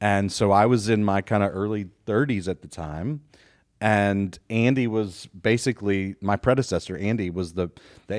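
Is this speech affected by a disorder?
No.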